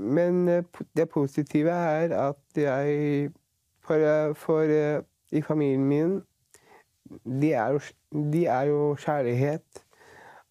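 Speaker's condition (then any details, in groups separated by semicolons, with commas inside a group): Down syndrome; present since birth; age 43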